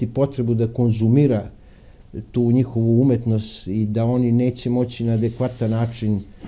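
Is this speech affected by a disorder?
No.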